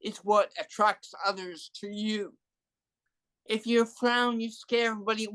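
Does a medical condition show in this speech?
Yes: cerebral palsy; from birth, hearing loss.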